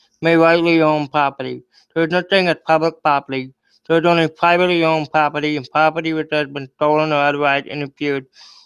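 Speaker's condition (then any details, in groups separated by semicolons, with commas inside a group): Cerebral palsy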